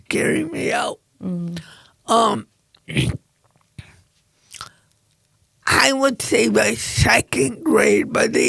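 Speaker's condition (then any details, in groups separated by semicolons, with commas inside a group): Cerebral palsy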